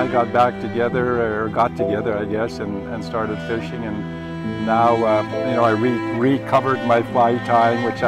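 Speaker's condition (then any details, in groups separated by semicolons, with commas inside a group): No condition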